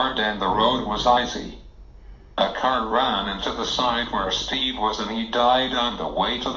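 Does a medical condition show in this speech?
Yes: cerebral palsy; quadriplegic, prenatal onset, cannot walk, fully dependent.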